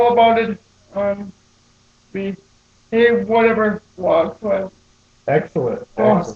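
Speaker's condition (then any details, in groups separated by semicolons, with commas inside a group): Cerebral palsy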